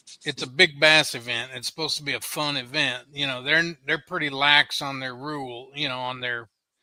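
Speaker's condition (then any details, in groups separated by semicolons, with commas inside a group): No condition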